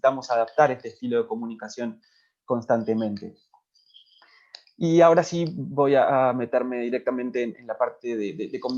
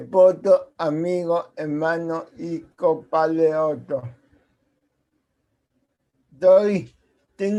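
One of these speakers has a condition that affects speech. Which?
The second: cerebral palsy; present since birth; speaks as if with potato in mouth.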